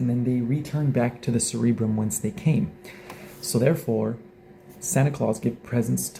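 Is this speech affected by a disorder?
No.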